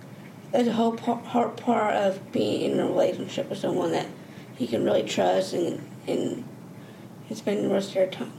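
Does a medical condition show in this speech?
Yes: Down syndrome.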